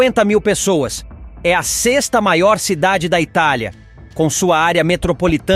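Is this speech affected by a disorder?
No.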